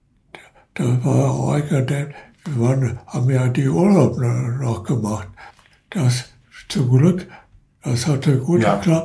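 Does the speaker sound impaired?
Yes: Parkinson's disease; progressive Parkinson's disease, arm tremor, finger cramping, arm dislocated in car accident with ongoing pain; progressive worsening, cannot turn newspaper pages, in care home, LVR neurologist; could not speak properly during earlier sudden spinning vertigo episode, caller noticed voice, ambulance called.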